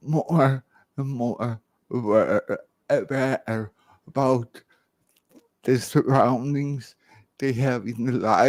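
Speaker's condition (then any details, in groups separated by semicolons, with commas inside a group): Cerebral palsy, severe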